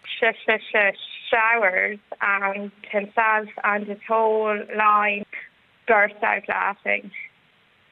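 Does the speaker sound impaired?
Yes: stutter; stutter from about age 3, progressively worse with age, childhood speech therapy without benefit; age 37, severity varies by day and situation, eases as conversation goes on; stutters on words such as coke, worse under pressure or when others finish words; here repeated sounds, prolonged sounds.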